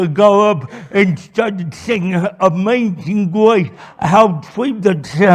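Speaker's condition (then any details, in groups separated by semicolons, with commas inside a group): Cerebral palsy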